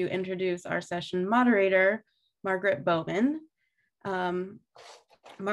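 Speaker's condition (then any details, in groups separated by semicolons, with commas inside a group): No condition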